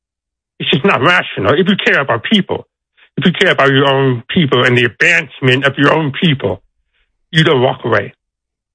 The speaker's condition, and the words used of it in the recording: Deafness. First, let me tell you, audience, I am deaf, so I have a deaf accent.